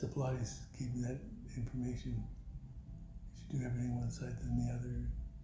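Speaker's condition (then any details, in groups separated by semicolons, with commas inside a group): Parkinson's; voice weakened by Parkinson's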